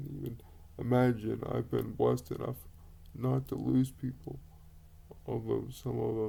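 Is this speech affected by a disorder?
Yes: cerebral palsy; quadriplegic.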